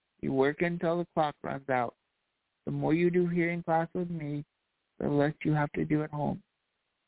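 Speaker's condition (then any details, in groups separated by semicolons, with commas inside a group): Cerebral palsy; walked with walker, daily walking practice down block and back set by father; past challenges speaking up, voice improved over last year, spanish speaker with limited english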